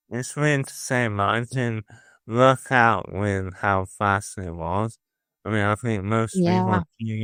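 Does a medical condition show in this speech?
Yes: motor neuron disease; voice affected, early slurring, nasal speech, hand weakness.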